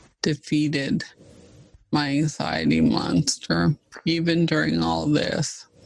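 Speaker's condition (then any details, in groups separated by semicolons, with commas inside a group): ALS (Lou Gehrig's disease)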